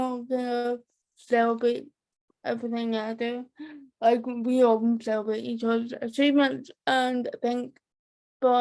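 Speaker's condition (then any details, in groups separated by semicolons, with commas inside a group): Cerebral palsy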